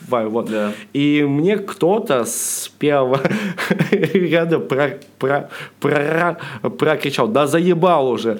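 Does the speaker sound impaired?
Yes: stuttering, mild; persistent stutter, unable to get rid of it; stand-up comic, opens sets with jokes warning about stutter; slight stutter, sound and part-word repetitions, blocks, fillers, self-interruptions; here repeated sounds, prolonged sounds.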